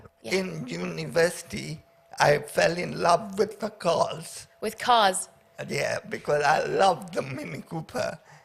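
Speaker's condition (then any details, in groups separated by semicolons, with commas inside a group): Paraplegia with essential tremor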